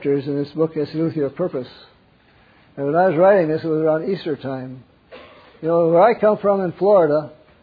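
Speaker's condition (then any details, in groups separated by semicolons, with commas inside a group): Parkinson's; wakes up around 3 am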